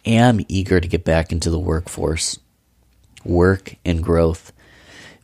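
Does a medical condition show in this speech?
No.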